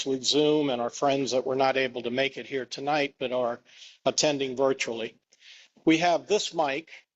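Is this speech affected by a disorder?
No.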